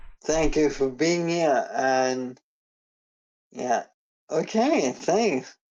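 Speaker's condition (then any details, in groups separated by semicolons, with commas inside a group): ALS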